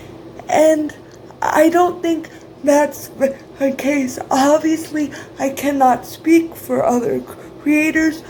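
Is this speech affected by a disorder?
Yes: cerebral palsy, severe.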